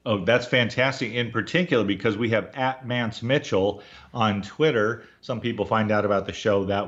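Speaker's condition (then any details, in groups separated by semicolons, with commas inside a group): No condition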